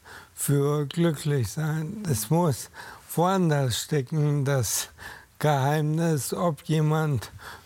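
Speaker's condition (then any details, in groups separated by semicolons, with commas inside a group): ALS; cannot go out alone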